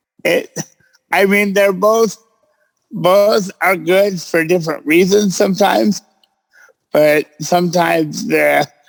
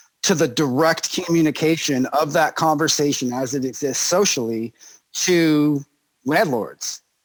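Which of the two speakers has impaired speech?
The first: cerebral palsy; present since birth.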